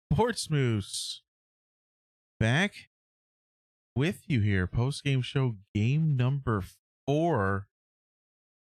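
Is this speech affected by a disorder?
No.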